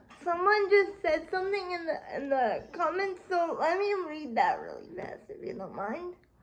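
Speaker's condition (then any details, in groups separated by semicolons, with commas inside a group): Cerebral palsy; spastic quadriplegia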